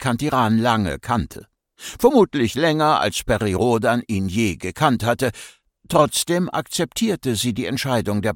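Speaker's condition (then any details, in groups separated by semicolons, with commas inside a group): No condition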